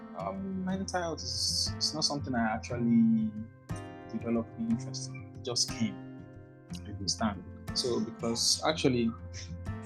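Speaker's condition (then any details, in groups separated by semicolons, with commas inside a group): No condition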